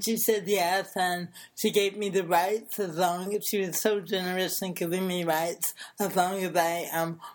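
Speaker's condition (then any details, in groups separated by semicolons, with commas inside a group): Cerebral palsy; speech therapy on and off through life, especially in childhood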